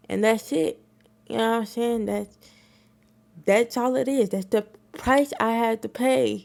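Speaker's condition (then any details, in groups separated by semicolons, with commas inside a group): Cerebral palsy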